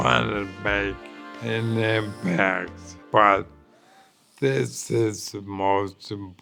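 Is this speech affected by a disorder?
Yes: ALS; early shortness of breath, tripping, falls, needs caregiving aides.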